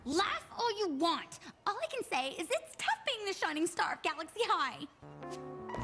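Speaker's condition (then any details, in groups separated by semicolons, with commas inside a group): No condition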